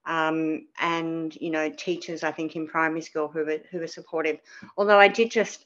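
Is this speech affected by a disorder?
Yes: cleft palate; spoke differently as child.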